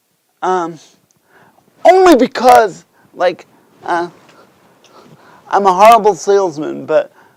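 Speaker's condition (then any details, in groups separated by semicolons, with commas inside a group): Cerebral palsy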